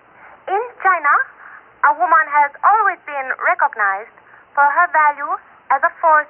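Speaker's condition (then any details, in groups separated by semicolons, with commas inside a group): No condition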